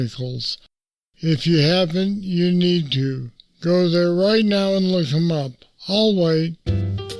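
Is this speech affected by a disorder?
Yes: Parkinson's disease; deep brain stimulators.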